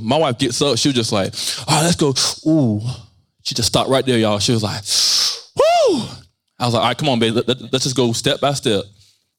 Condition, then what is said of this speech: Stuttering. I have a very, very bad very stutter.